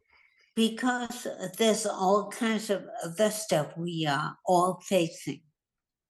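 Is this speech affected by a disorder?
Yes: hemorrhagic stroke; near-fatal brain bleed with unconsciousness, weak right side, right-handed, now types only with left hand; more than a year after stroke; trouble putting thoughts into language, brain works faster than tongue, hard getting words out quickly.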